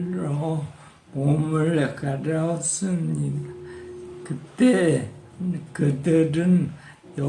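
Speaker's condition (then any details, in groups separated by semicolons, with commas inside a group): Parkinson's disease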